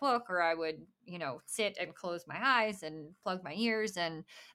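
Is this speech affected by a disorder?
Yes: bilateral cleft lip and palate; congenital complete bilateral cleft lip and palate, hard and soft palate, no palate at birth, lamb's nipple feeding; after columella lengthening, bone graft, jaw surgery, rhinoplasty.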